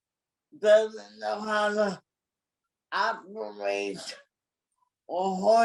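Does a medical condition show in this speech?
Yes: cerebral palsy; from birth.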